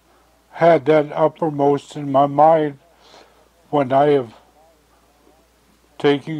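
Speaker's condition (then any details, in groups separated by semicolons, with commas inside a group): Stroke; trembling hands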